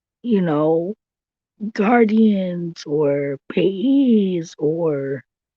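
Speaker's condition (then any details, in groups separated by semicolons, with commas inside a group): Cerebral palsy; since birth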